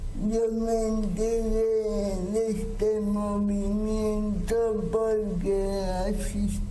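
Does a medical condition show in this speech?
Yes: cerebral palsy; speaks with difficulty.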